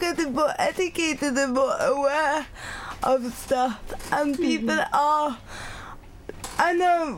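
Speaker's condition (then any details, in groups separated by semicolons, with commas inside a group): Cerebral palsy; cognitive function unaffected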